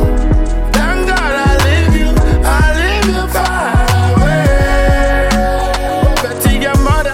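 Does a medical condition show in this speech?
No.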